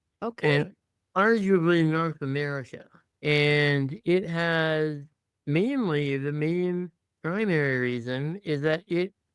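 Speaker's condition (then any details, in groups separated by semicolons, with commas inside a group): Muscular dystrophy; tracheostomy for breathing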